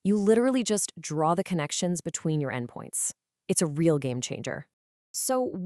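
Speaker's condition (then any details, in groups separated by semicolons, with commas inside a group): No condition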